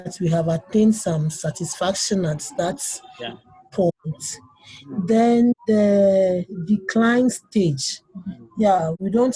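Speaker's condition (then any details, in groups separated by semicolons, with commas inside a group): No condition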